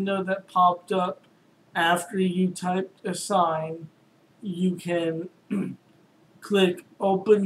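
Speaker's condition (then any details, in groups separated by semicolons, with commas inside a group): Cerebral palsy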